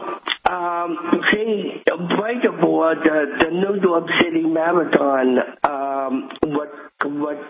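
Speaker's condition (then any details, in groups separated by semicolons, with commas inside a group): Cerebral palsy; present from birth, diagnosed at 6 months, lump at back of head found by mother, could not lie on back, predicted never to walk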